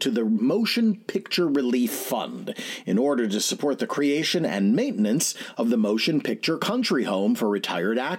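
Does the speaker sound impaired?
No.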